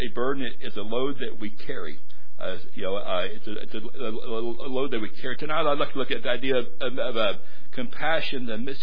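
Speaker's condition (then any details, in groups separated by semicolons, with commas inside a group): Stuttering; repeated sounds, repeated words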